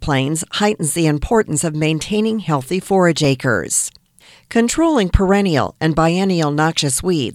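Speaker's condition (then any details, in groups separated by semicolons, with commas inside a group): No condition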